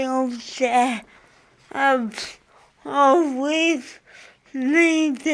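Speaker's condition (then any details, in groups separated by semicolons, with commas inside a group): Cerebral palsy; from birth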